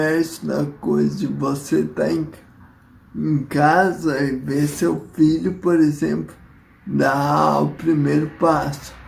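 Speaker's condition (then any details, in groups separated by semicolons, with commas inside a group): Multiple sclerosis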